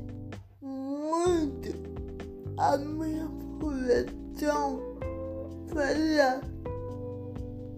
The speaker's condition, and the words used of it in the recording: Cerebral palsy. Sendo assim, todas as suas falas encontram-se na descrição do nosso podcast, caso você queira acompanhar, ok?